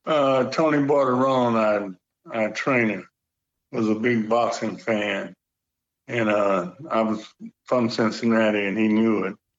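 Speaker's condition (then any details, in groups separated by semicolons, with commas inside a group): Parkinson's; Parkinson's disease for quite a while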